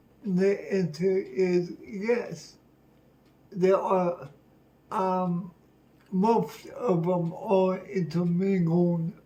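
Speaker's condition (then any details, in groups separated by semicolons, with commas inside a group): Cerebral palsy; uses wheelchair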